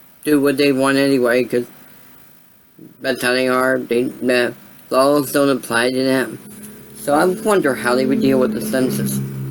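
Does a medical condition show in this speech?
Yes: cerebral palsy; voice sound affected.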